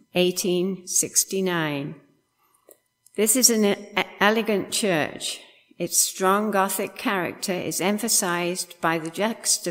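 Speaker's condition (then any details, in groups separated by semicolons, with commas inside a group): No condition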